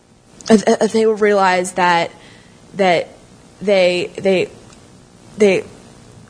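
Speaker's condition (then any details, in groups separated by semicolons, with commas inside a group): Stuttering; stuttering recognized as a problem around fourth grade after changing schools, first met others who stutter through Our Time at 16; stuttered a lot on own name in tenth grade, used tricks to hide stuttering; repeated words, blocks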